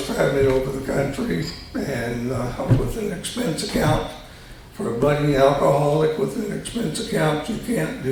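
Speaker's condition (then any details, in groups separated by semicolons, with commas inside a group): Tongue cancer surgery; three malignant tongue tumors removed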